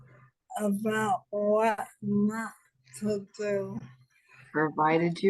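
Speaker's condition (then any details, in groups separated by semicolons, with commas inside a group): ALS; diagnosed almost five years ago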